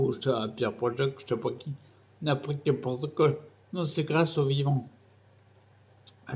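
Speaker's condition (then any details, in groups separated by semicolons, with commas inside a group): Primary progressive multiple sclerosis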